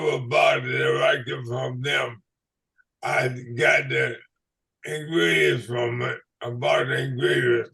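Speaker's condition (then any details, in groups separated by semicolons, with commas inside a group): ALS/MND; throat locks up blocking breathing, speech too poor for phone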